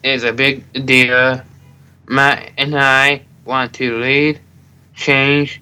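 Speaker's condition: Down syndrome

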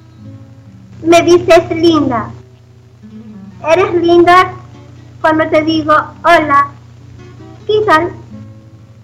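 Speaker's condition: Down syndrome; self-described good language

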